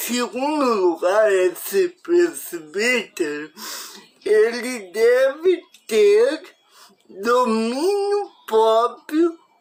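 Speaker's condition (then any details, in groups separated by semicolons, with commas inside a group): Paralysis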